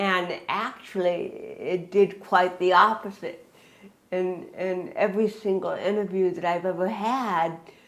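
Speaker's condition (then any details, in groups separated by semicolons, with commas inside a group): Cerebral palsy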